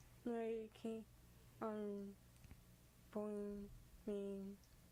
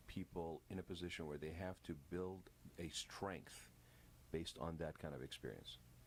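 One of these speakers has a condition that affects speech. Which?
The first: cerebral palsy; age 13; difficulty speaking, impediment affecting vocalizing, not understanding.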